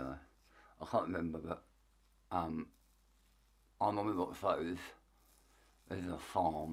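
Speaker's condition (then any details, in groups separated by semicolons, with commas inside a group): Tongue cancer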